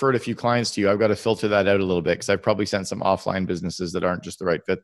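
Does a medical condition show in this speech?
No.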